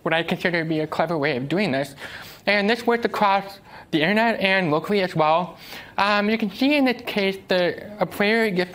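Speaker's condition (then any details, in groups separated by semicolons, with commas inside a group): Deafness; uses American Sign Language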